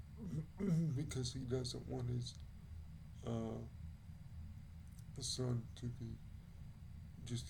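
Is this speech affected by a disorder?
Yes: cerebral palsy; speaks relatively well.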